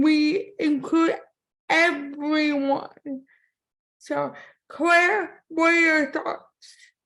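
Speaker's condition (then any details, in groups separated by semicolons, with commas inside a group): Cerebral palsy; from birth; impaired speech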